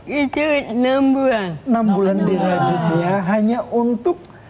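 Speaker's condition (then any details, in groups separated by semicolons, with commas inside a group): Cerebral palsy; walking relatively difficult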